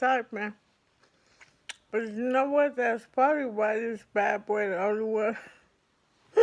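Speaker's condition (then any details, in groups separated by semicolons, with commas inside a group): ALS; affects hands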